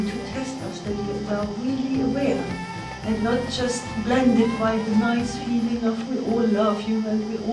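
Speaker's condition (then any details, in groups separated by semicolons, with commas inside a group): No condition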